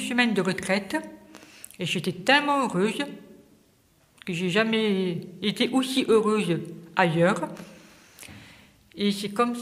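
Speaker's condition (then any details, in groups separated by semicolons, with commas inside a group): Hearing impairment from birth, congenital; no speech until age ten, lacked hearing equipment early, specialised school; able to sing and hear liturgy, speech regained through two years' therapy with Jackie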